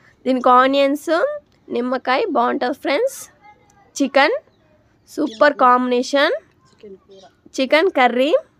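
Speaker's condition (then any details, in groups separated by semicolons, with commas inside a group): No condition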